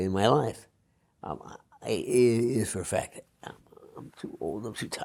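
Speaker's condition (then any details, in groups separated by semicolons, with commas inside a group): Parkinson's disease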